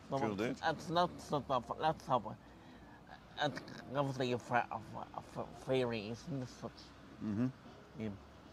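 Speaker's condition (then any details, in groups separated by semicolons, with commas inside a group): Cerebral palsy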